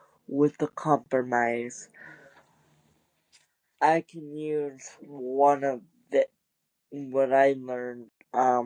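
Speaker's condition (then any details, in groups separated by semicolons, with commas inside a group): Cerebral palsy; wheelchair user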